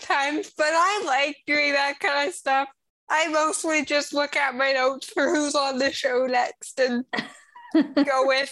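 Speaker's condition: Cerebral palsy; congenital spastic cerebral palsy, slowed brain-to-muscle signalling, uses walker and afos (ankle-foot orthoses) for walking; Crested Valley Therapeutic Riding Program, rides for therapy

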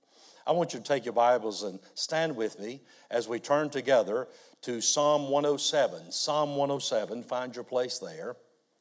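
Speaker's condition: No condition

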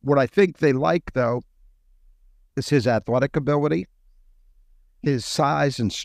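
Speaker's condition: No condition

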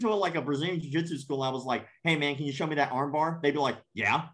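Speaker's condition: Cleft palate; scars on face

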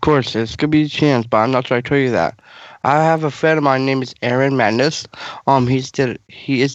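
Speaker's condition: Down syndrome

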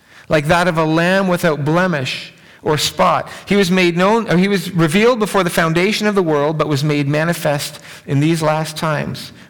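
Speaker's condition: No condition

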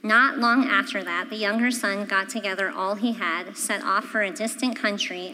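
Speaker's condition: Cleft palate; congenital

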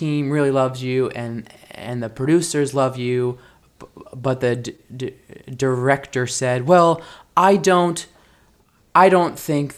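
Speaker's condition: Stuttering; not caused by nervousness; pauses searching for a word; varies with excitement, worse when hurt, stuttered on tour stage, stuttered a lot in Grease audition; prolonged sounds, blocks

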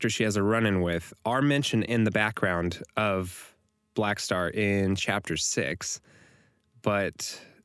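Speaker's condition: No condition

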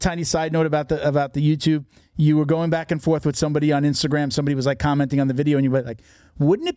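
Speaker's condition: No condition

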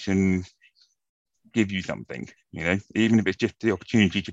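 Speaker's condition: Profound deafness, acquired from meningitis

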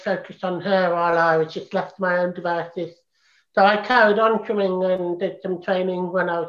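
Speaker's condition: Profound deafness, congenital profound deafness; diagnosed at 2.5 years

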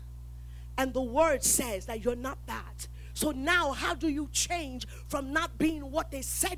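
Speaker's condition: No condition

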